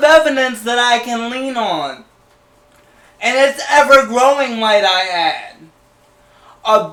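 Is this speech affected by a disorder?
Yes: cerebral palsy.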